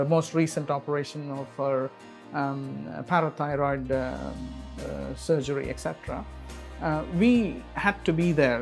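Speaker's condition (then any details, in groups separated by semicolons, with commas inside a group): No condition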